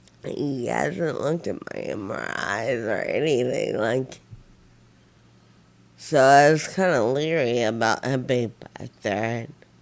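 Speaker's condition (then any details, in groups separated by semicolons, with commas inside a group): Friedreich ataxia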